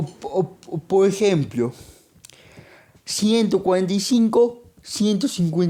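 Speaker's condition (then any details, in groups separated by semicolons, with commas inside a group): Cerebral palsy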